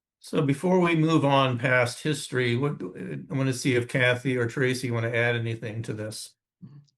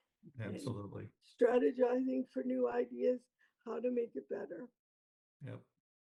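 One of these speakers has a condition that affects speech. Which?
The second: cerebral palsy; lifelong, childhood surgeries; uses wheelchair.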